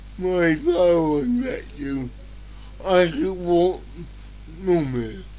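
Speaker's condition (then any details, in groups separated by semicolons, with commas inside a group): Cerebral palsy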